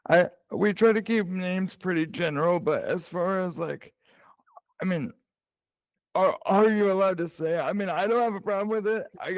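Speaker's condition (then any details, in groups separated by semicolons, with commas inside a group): Cerebral palsy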